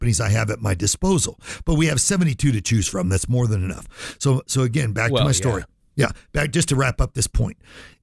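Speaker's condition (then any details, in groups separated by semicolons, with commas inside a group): No condition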